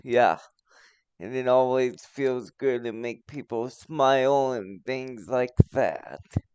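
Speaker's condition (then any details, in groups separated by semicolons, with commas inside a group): Cerebral palsy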